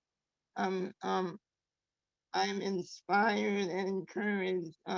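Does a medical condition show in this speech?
Yes: traumatic brain injury.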